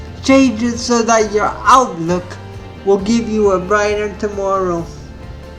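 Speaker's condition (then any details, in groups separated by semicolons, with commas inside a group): Spastic cerebral palsy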